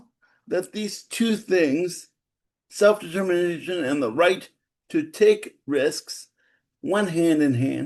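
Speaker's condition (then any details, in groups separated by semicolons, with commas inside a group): Cerebral palsy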